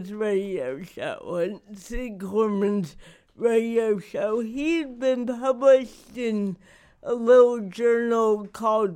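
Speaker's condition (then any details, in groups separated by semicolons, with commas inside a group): Cerebral palsy; wears down with age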